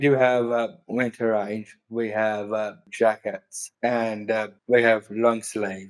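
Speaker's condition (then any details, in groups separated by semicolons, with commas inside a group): Down syndrome; later diagnosed with autism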